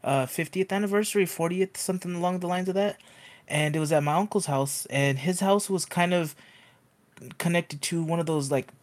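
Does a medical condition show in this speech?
No.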